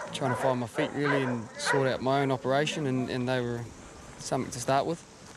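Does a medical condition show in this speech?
No.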